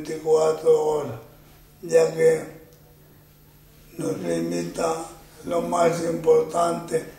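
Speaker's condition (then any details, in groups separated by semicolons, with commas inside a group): Amyotrophic lateral sclerosis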